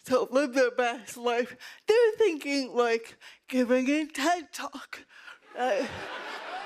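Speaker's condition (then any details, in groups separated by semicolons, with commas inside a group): Cerebral palsy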